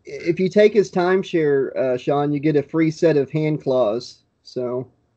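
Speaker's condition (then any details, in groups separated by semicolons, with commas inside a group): No condition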